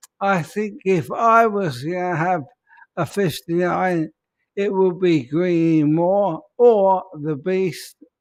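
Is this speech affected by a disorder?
Yes: ALS; speech.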